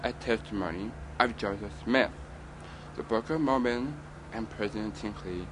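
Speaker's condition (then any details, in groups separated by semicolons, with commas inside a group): Down syndrome; young adult man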